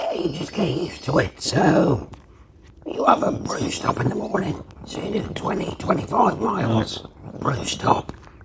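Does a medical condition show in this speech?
Yes: laryngectomy; permanent tracheostomy.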